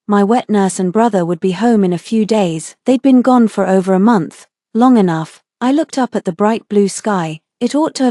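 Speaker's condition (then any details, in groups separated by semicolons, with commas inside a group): No condition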